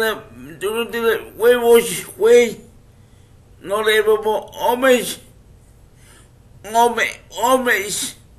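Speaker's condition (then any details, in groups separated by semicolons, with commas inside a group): Cerebral palsy; speech affected by cerebral palsy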